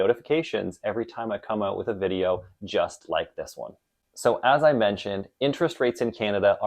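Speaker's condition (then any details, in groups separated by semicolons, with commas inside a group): No condition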